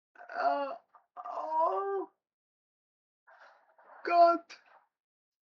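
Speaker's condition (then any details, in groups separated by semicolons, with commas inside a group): Cerebral palsy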